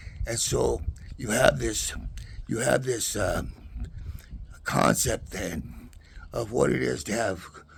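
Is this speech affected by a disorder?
Yes: Parkinson's.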